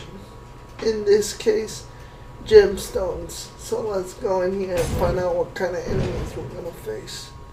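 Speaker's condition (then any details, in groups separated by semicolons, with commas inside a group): Cerebral palsy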